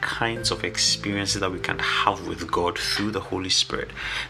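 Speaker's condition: No condition

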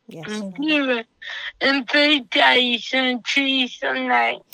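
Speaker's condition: Cerebral palsy; self-described as half-CP

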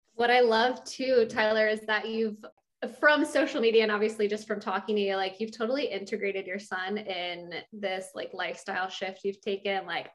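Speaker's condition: No condition

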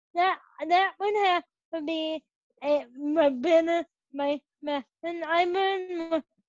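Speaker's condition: Cerebral palsy; age 21

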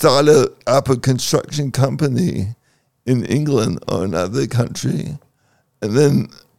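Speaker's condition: Cerebral palsy; second COVID vaccine dose

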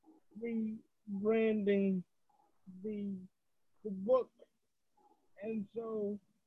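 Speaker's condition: Cerebral palsy; wheelchair user; types with one index finger, no voice recognition software such as Dragon; voice erratic, pitch goes high and low, dictation software can't understand

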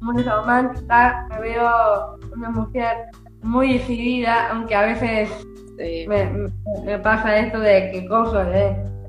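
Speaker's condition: Down syndrome; from birth

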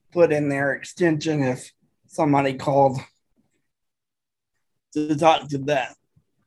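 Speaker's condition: Cerebral palsy; hands distorted

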